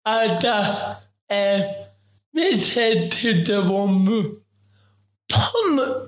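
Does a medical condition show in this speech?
Yes: ataxic cerebral palsy; affects coordination, movement, posture and balance; interview taken very slow, word for word, as mother advised; affects talking.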